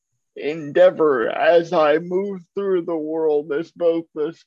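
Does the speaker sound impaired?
Yes: cerebral palsy; uses a wheelchair, moves at a slow pace.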